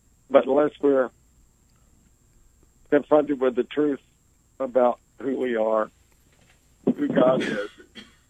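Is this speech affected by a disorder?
Yes: ALS; diagnosed nearly 20 years ago; breathes through ventilator; able to speak, clearly communicates, slower pace due to ventilator breathing.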